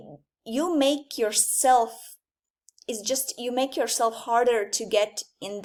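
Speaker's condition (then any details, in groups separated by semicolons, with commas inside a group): No condition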